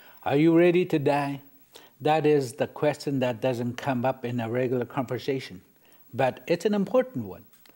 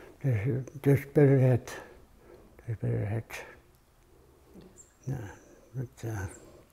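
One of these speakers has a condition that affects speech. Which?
The second: Parkinson's; failing health; hard time talking.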